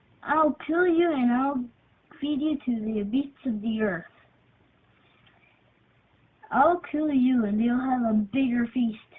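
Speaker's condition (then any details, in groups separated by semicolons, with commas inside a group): No condition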